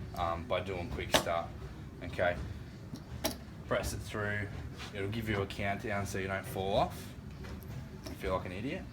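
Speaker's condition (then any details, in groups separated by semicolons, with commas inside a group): No condition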